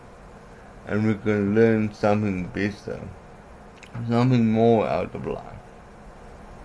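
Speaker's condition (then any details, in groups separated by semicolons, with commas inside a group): Cerebral palsy; trouble formulating words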